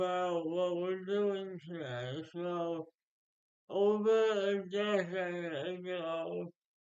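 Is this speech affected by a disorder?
Yes: speech impairment after birth surgery.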